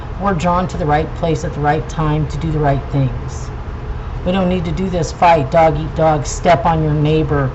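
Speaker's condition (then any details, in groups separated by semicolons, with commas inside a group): No condition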